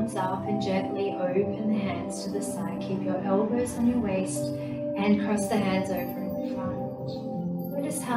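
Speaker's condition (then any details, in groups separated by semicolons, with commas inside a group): No condition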